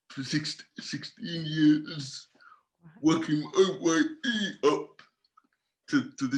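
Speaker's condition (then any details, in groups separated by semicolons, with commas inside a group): Cerebral palsy; from birth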